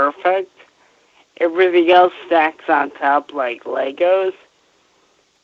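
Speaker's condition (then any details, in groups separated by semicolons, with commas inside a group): Friedreich's ataxia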